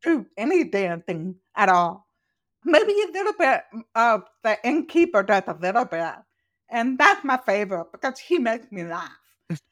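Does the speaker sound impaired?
Yes: profoundly deaf, congenital; born profoundly deaf, hearing aid wearer, learned to speak orally, does not know sign language; accent from deafness, not British, described as accent from nowhere.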